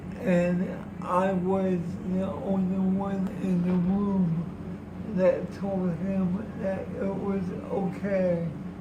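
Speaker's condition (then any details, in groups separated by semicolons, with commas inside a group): Cerebral palsy; affects whole body; speech noticeably affected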